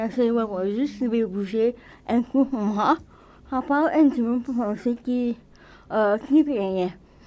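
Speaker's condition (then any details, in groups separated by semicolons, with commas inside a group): Cerebral palsy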